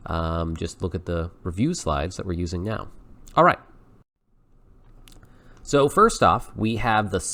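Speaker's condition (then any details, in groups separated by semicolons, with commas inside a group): No condition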